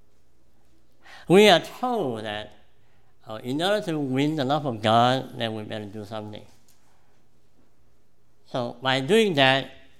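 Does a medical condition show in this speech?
Yes: cleft palate; congenital cleft palate, present from birth.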